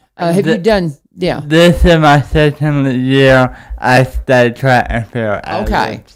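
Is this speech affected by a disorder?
Yes: cerebral palsy.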